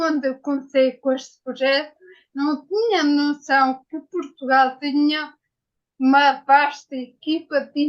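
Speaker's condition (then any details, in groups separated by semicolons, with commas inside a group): Ataxia after brain injury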